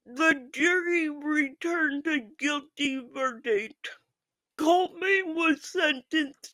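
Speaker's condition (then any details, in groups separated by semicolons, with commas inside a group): Physical speech impairment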